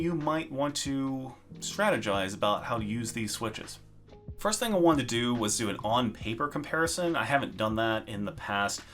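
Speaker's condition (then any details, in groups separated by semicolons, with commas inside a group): No condition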